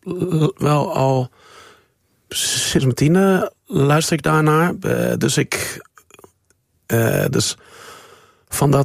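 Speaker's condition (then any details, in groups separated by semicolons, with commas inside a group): Stuttering; onset at age 3, present since childhood; school presentations very frustrating in childhood; repeated words, blocks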